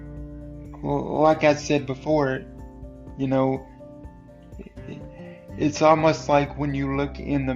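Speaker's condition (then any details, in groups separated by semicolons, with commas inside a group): Cerebral palsy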